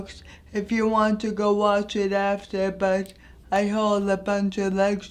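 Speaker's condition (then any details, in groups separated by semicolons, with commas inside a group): Anoxic brain injury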